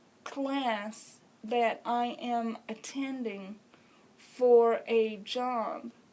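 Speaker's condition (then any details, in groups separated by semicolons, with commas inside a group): Cerebral palsy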